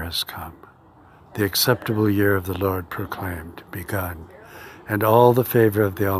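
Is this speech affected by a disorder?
No.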